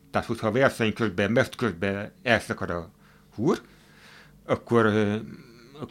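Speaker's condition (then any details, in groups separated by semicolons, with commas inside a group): Hard of hearing; hearing aid use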